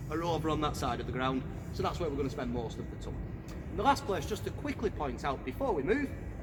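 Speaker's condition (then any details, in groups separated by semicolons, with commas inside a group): No condition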